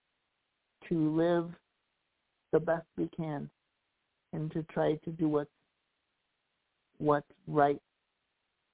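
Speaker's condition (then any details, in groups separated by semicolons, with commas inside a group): Cerebral palsy; walked with walker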